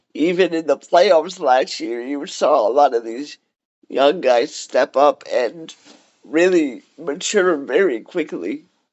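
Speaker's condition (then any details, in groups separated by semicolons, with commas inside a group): Cerebral palsy; cerebral palsy, wheelchair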